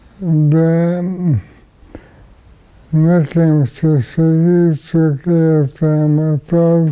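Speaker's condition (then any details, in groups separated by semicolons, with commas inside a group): ALS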